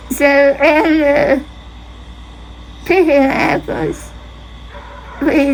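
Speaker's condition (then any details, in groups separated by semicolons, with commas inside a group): Spinal muscular atrophy type 2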